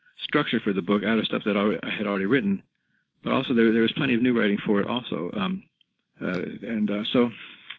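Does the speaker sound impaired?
Yes: Parkinson's disease; rigidity-predominant form, never had tremors, gait mainly affected, diagnosed by neurologist, confirmed by drug response; 11 years into illness, ability to walk almost gone.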